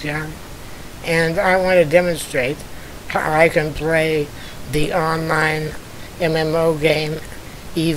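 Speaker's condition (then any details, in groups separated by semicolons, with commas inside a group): Spinal muscular atrophy type two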